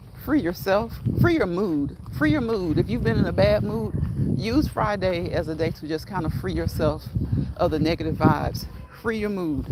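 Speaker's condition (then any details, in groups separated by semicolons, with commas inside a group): No condition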